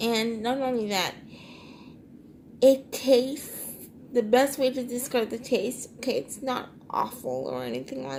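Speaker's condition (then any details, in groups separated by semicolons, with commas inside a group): Cerebral palsy, triplegia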